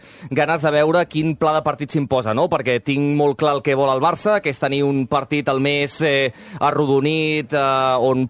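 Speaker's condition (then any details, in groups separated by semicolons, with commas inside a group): No condition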